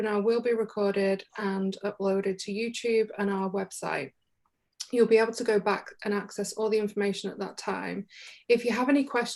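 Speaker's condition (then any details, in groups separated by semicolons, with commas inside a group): No condition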